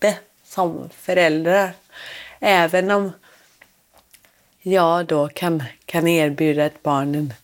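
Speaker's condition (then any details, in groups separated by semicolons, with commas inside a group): Cerebral palsy; somewhat harder to move, some balance difficulty, manages everything but differently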